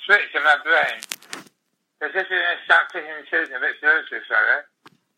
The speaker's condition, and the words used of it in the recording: Tongue cancer surgery. Unfortunately, my speech has made it harder and harder after they removed my tongue.